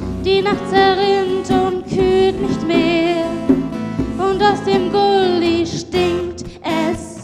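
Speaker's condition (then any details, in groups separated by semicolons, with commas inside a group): No condition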